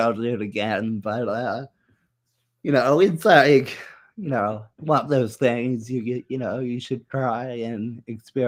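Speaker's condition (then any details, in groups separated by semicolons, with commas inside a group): Muscular dystrophy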